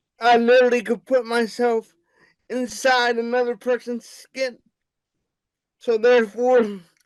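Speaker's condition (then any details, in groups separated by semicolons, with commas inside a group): Cerebral palsy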